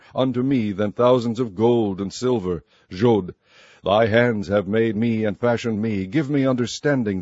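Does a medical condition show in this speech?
No.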